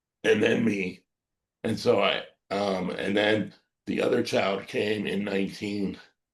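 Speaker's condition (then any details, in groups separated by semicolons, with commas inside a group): Cerebral palsy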